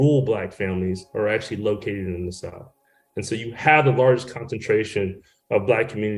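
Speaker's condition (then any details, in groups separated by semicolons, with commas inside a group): No condition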